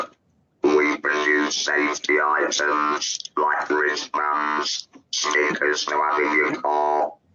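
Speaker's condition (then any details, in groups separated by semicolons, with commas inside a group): Laryngectomy; laryngectomy for larynx cancer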